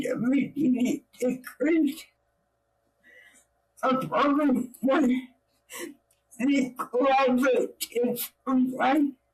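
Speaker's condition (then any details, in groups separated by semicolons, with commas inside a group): Cerebral palsy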